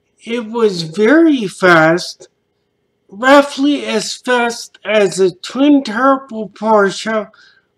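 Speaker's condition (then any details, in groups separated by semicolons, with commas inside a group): Traumatic brain injury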